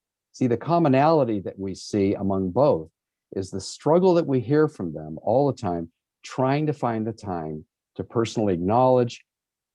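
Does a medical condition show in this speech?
No.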